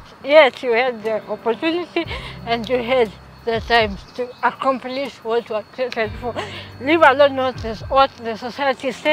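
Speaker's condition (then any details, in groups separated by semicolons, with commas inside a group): Cerebral palsy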